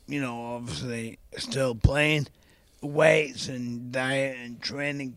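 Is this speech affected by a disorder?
Yes: ALS (motor neurone disease); young onset, speech affected first, voice worsened rapidly, nerve conduction testing; really early stages, recently diagnosed, borderline tests, on medication, in drug trials, seen by professor McDermott; speaking takes double energy, lags in banter, struggled saying solicitor, eating, drinking unaffected.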